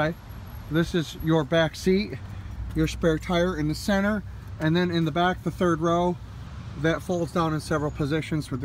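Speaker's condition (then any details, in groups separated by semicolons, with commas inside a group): No condition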